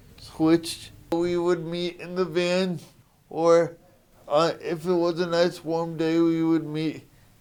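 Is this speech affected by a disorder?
Yes: spastic quadriplegic cerebral palsy.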